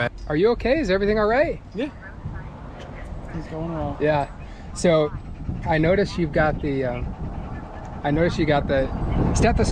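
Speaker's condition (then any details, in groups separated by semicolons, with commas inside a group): No condition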